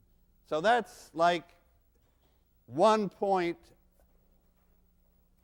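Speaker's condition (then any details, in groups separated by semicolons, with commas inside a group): No condition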